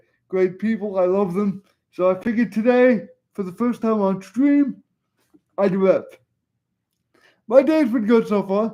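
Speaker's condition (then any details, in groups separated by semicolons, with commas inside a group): Cerebral palsy; voice tone sometimes odd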